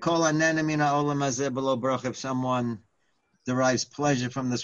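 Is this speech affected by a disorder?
No.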